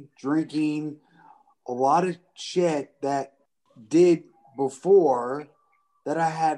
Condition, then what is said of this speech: Aphasia. So even now you have some communication issues.